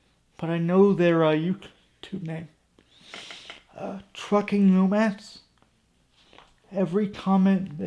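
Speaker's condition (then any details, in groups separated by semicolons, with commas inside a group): Cerebral palsy; from birth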